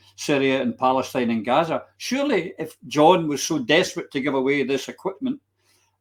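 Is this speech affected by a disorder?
No.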